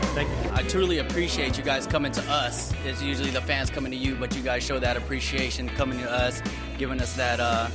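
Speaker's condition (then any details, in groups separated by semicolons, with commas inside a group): No condition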